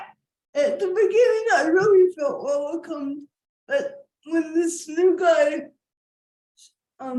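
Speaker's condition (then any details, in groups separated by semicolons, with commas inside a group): Cerebral palsy; throat dries while talking, needs breaks and drinks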